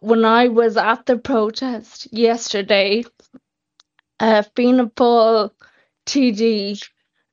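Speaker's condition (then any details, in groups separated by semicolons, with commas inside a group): Friedreich's ataxia; losing speech, losing swallow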